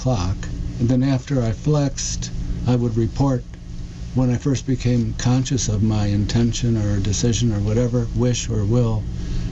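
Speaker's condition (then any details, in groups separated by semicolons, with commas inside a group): Parkinson's disease; diagnosed almost 4 years ago; walking no longer automatic, guides steps very consciously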